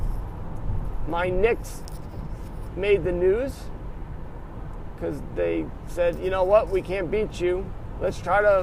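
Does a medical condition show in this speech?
No.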